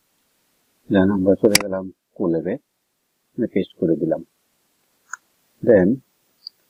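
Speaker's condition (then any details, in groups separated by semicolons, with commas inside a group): No condition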